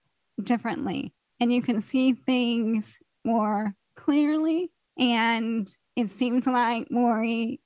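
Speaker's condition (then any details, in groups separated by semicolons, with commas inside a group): ALS; voice changing and declining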